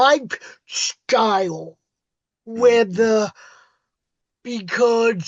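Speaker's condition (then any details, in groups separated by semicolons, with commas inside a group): Cerebral palsy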